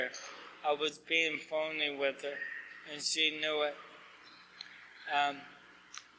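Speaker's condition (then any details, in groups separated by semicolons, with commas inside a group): ALS; asked to talk slower, clearer, losing voice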